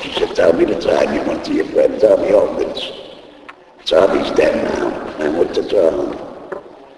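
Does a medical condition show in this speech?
Yes: laryngectomy; voice box removed by operation, voice first lost at racetrack.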